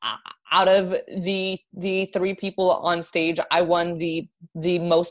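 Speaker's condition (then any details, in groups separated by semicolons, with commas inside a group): Stuttering; stuttering since childhood, runs in family, father and uncle mild stutter; adult, school speech therapy unhelpful, later fluency-specialist therapy focused on comfort with stuttering; vowels always difficult, stuttered on word Arizona in television introduction, no control over stuttering; repeated words, blocks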